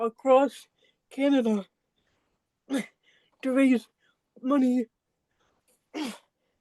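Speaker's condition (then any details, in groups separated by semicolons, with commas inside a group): Cerebral palsy; walks a little, high energy cost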